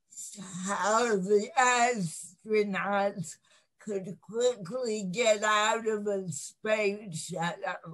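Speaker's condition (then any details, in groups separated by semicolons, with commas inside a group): Cerebral palsy; lifelong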